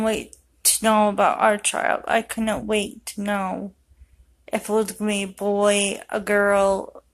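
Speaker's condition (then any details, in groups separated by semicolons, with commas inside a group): Cerebral palsy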